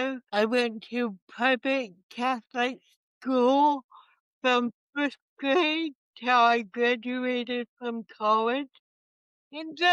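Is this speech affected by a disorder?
Yes: cerebral palsy.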